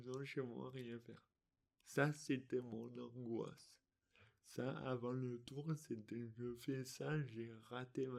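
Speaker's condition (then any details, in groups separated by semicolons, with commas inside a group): Dystonia; articulation difficulties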